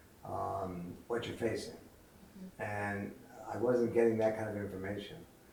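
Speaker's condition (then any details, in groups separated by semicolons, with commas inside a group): ALS; about a year since diagnosis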